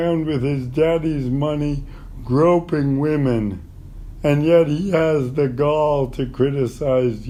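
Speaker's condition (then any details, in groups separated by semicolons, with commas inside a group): ALS; terminal; voice is going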